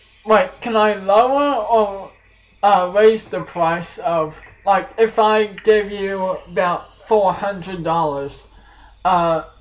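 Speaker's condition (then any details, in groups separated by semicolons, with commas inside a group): Cerebral palsy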